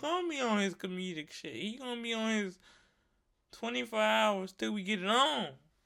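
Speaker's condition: Cerebral palsy; wheelchair user

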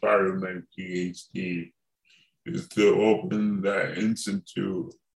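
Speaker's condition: Cerebral palsy; from birth

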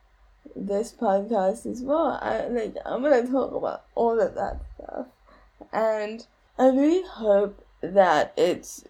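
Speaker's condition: Cerebral palsy; age 29

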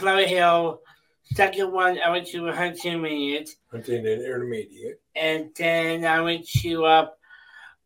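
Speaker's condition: Down syndrome; extra 21st chromosome, congenital, intestinal bypass surgery at three days, open heart surgery before three months; could not talk as child, used sign language, computer and assistive voice device, now public speaker, talks a lot

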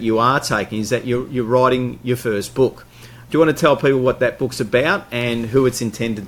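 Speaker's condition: No condition

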